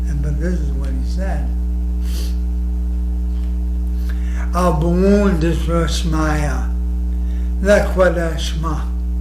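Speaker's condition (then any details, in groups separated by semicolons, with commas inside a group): ALS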